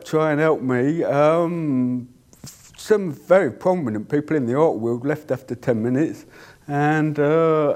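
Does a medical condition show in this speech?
Yes: deafness; cannot hear own voice.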